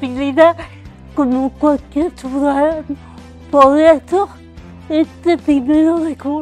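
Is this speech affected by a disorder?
Yes: cerebral palsy.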